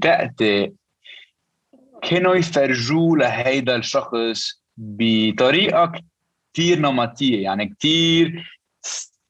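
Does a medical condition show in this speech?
Yes: stuttering; present since at least teenage years; stutter noticeable, joking about it helps listeners understand why speech sounds that way; here prolonged sounds.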